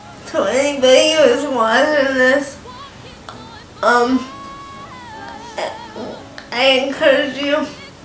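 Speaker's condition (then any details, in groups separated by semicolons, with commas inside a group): Cerebral palsy; scoliosis, lordosis, spinal fusion rods C1 to tailbone; healed after spinal surgery, stands unaided, therapy twice weekly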